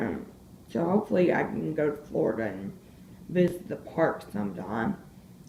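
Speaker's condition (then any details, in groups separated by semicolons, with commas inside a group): Disability causing slurred speech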